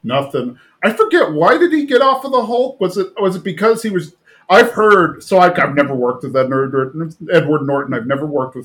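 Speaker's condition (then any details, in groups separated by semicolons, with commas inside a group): No condition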